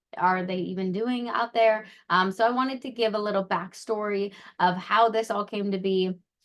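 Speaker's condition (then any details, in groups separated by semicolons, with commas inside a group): No condition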